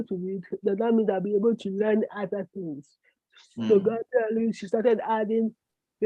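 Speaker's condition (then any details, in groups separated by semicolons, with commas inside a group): Cerebral palsy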